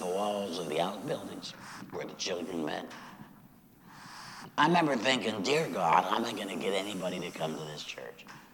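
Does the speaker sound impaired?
Yes: laryngectomy after throat cancer, voice prosthesis; likened to kazoo.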